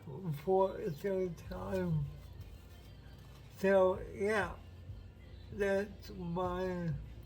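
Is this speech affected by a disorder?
Yes: cerebral palsy; uses wheelchair.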